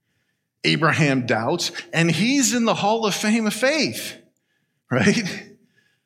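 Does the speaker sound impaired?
No.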